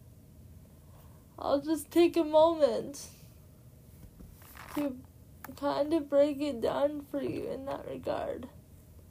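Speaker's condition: Cerebral palsy; since birth

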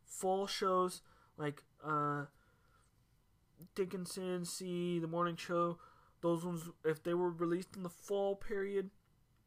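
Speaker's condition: No condition

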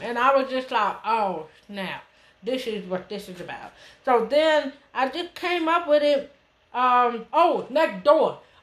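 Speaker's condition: Hearing loss; 80% hearing loss from birth

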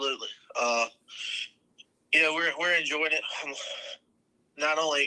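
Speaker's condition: No condition

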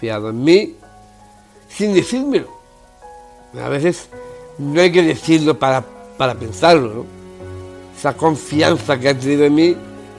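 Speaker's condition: Down syndrome; congenital, age 44

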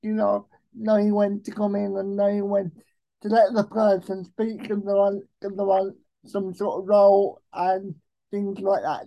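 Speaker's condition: Cerebral palsy; speech affected, can get rambly when nervous

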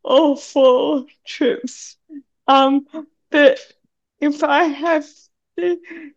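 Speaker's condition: Cerebral palsy; cerebral palsy affecting right side of body including right hand

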